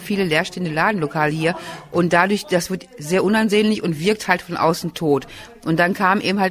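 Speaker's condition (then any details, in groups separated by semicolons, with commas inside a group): No condition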